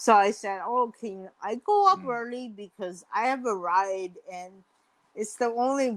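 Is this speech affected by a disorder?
Yes: mild cerebral palsy.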